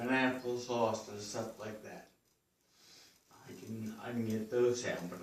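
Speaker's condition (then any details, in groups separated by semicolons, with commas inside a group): Friedreich's ataxia; genetic, spinocerebellar degeneration with polyneuropathy; progressive over years, relies on one arm, on-screen keyboard; slurs more when tired, weaker throat control, swallowing difficulty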